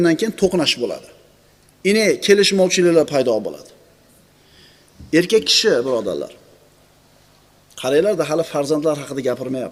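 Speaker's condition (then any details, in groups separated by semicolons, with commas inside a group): No condition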